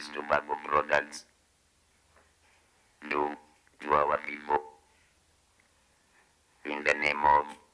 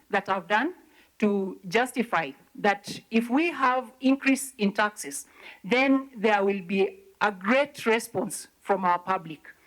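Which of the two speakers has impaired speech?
The first: throat cancer, voice box removed; voice box removed, caused by smoking; speaks only with handheld throat voice device.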